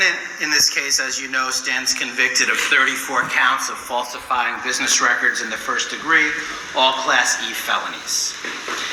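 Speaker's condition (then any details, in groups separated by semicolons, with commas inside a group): No condition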